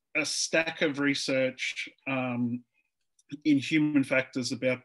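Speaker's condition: No condition

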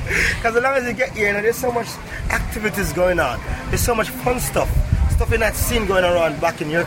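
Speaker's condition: No condition

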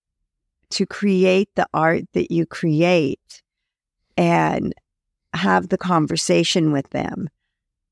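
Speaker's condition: No condition

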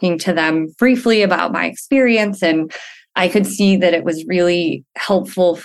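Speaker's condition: Bilateral cleft lip and palate; congenital

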